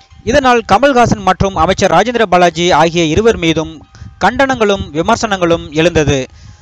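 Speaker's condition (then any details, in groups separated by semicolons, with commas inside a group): No condition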